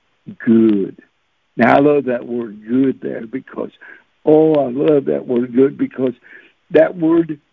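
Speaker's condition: Cerebral palsy; since birth

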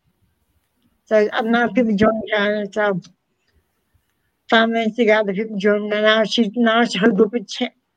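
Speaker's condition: Hard of hearing, cochlear implant

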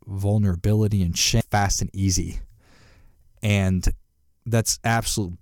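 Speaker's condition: No condition

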